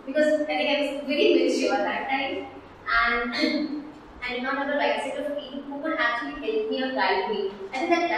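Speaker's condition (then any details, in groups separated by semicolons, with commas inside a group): No condition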